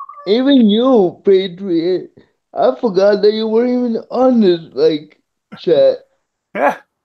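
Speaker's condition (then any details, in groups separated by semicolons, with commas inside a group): Cerebral palsy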